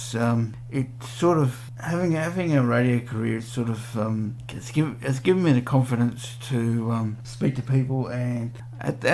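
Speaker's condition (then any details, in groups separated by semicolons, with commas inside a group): Cerebral palsy; 46 years old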